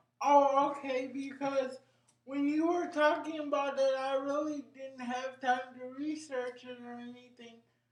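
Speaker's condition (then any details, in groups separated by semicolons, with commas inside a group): Cerebral palsy; brain injury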